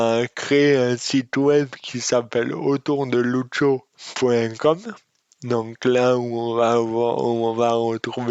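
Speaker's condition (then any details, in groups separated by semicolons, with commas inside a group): Dystonia; speech disorder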